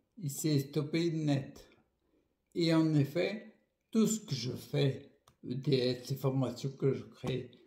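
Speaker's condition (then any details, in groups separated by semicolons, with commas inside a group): Primary progressive multiple sclerosis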